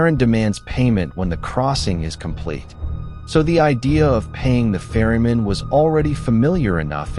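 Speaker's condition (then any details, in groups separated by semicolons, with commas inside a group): No condition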